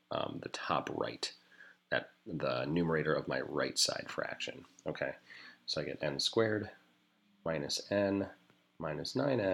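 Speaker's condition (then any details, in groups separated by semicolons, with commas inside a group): No condition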